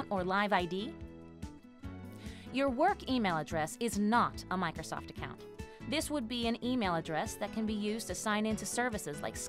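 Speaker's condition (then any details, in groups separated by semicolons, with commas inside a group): No condition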